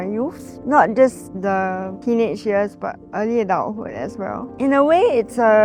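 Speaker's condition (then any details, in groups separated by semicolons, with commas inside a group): Cerebral palsy; from birth, mainly affects movement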